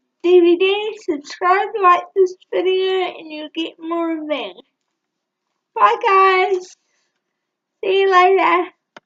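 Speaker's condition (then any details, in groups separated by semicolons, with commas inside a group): Cerebral palsy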